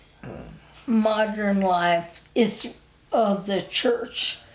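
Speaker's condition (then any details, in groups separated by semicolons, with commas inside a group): Spinal ataxia; wheelchair user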